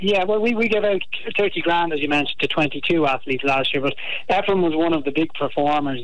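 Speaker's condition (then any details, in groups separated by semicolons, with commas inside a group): No condition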